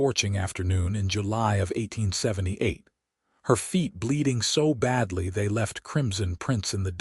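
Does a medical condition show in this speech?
No.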